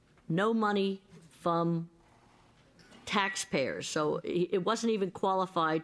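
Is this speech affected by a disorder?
No.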